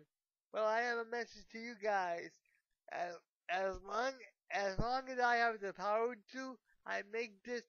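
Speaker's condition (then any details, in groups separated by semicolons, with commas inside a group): Cerebral palsy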